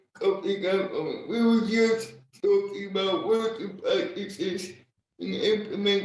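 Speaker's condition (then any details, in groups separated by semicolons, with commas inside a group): Cerebral palsy, spastic and dyskinetic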